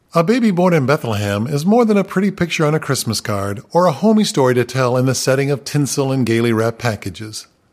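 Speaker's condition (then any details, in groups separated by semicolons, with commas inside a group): No condition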